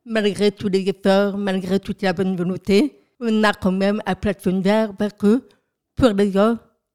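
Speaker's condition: Profound deafness from birth, profound, congenital

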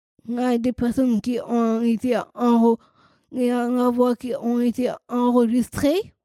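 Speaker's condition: Down syndrome, trisomy 21

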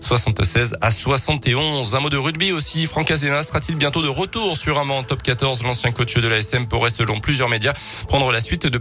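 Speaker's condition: No condition

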